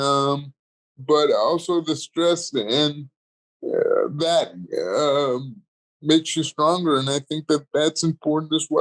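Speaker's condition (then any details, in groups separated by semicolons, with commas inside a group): Cerebral palsy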